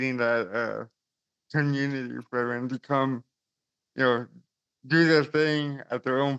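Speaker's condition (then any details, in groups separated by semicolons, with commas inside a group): Cerebral palsy; since birth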